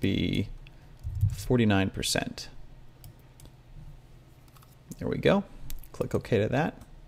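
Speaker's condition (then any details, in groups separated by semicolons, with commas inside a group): No condition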